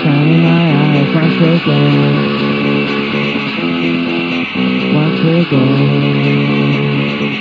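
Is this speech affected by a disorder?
No.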